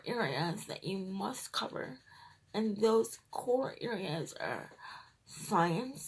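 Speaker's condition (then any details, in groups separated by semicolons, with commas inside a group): Cerebral palsy, triplegia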